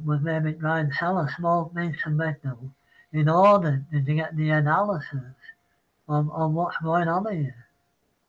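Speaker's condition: Parkinson's; citing Parkinson's

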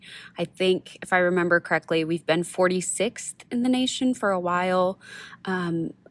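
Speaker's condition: No condition

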